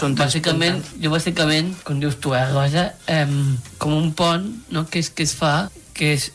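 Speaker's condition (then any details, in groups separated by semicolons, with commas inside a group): Down syndrome; three copies of chromosome 21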